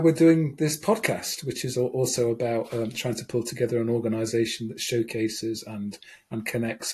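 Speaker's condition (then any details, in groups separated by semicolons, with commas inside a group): No condition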